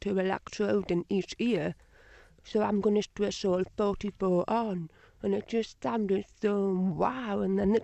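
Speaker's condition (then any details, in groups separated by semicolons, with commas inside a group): Deafness, Usher syndrome, severe; type two, born completely deaf, hearing aids from age two, tunnel vision, registered blind at 29; speech training from age two, some answers may be a little indistinct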